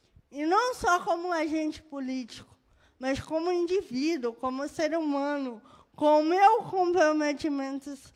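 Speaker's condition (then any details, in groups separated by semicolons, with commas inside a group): Cerebral palsy; birth brain injury; moderate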